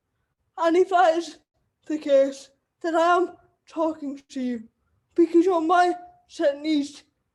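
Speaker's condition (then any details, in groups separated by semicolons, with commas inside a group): Cerebral palsy; wheelchair user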